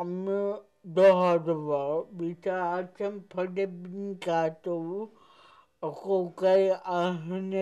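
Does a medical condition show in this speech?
Yes: cerebral palsy.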